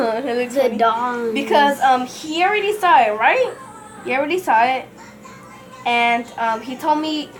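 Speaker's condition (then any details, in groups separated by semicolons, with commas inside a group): No condition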